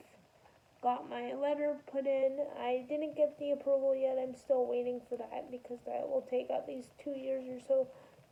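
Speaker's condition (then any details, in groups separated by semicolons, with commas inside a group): Spastic quadriplegic cerebral palsy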